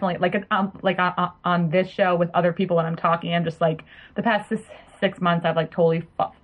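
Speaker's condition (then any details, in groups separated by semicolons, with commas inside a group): Stuttering; support group before any therapy, earlier fear of speaking, recent years of more acceptance and ease; fallen back over past 6 months, voluntary stuttering practice dropped; speaking on the show has fallen back in past 6 months; repeated sounds, repeated words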